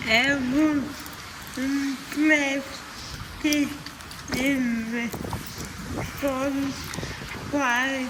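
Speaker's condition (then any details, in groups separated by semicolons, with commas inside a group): Cerebral palsy; from birth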